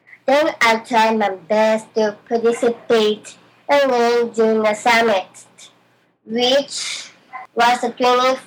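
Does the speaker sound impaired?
Yes: Down syndrome; regular speech therapy, reading practices, public speaking and mc work to build confidence; some speech difficulties due to condition.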